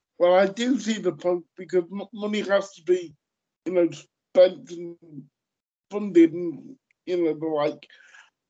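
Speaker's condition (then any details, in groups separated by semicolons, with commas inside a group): Cerebral palsy; lifelong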